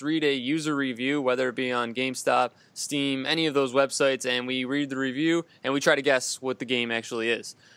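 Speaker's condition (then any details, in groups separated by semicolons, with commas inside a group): No condition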